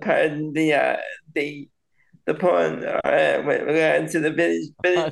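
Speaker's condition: Cerebral palsy; very slightly delayed speech

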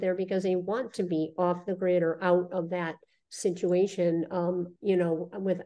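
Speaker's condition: Cleft lip and palate; congenital

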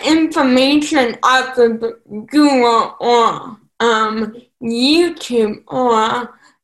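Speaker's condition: Cerebral palsy; unable to drive

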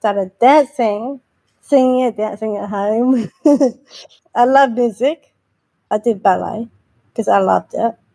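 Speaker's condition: Down syndrome; intellectual disability

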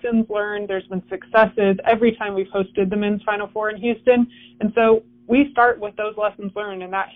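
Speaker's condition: No condition

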